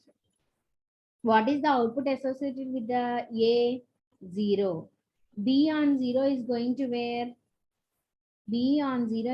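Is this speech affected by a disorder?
No.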